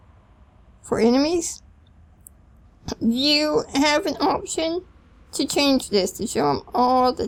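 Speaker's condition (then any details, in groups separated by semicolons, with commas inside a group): Spinal muscular atrophy; type 2, since childhood; can't breathe well lying prone, breathing exercises, gets winded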